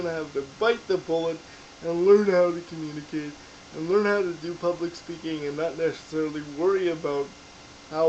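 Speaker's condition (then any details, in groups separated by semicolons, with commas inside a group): Cerebral palsy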